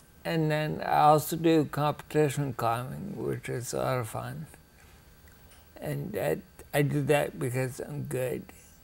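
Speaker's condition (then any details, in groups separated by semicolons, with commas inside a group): Ataxia; rare, progressive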